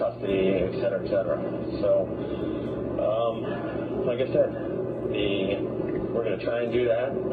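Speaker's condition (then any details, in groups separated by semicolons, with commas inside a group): No condition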